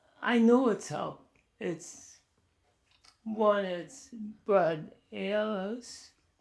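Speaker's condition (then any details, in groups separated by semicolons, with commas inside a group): ALS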